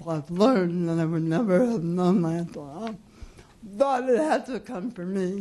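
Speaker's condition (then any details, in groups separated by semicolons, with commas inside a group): Cerebral palsy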